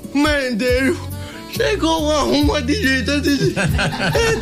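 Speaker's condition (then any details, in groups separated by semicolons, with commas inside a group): Cerebral palsy; from birth, doctor predicted vegetative state, no walking, no speech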